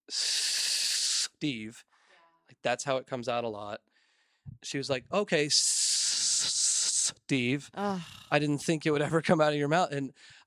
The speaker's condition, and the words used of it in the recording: Stuttering. Like, I just had to pause before the word battle to get it out.